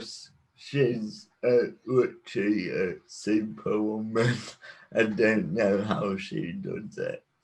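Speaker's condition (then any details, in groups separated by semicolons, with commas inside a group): Cerebral palsy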